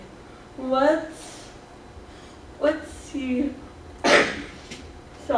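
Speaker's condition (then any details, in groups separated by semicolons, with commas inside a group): Cerebral palsy; speech slightly off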